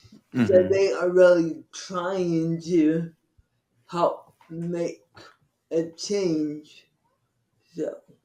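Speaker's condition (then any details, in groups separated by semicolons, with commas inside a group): Cerebral palsy; from birth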